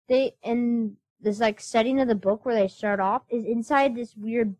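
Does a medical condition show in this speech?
No.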